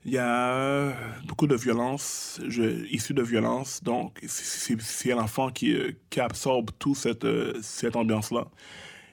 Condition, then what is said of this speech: Stuttering. Je vous avez marqué ça depuis de, euh, tantôt, depuis que je parle.